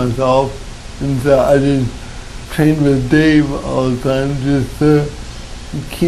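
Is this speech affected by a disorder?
Yes: cerebral palsy.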